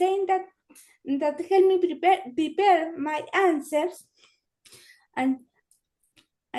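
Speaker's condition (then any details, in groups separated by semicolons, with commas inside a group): Cerebral palsy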